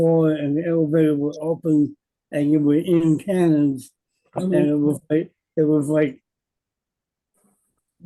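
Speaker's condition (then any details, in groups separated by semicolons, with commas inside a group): Cerebral palsy; present from birth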